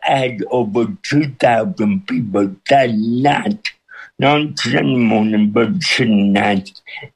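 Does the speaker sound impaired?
Yes: cerebral palsy with speech impediment; audience followed within minutes.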